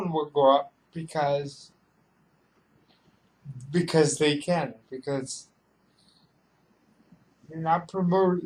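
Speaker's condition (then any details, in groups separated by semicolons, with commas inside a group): Cerebral palsy; reliable voice, uses voice control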